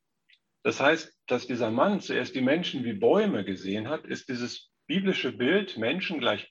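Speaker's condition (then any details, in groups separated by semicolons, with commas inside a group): No condition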